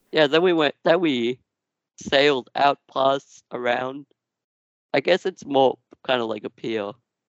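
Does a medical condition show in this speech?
Yes: Duchenne muscular dystrophy; genetic, progressive.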